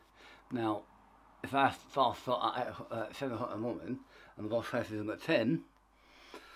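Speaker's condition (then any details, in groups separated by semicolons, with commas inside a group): Tongue cancer; half tongue removed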